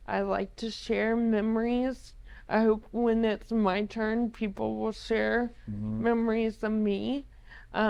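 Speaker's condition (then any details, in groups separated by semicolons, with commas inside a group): ALS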